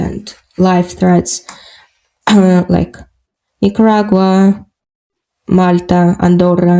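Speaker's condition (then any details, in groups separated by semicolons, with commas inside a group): No condition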